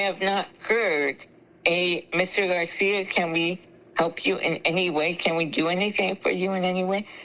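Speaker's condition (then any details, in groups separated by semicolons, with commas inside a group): Spinal muscular atrophy; from birth, feeding tube, ventilator, suction, cough assist, CPT vest; age 24, ventilator 13+ hours nightly; chewing and swallowing trouble, high choking risk, secretions need suction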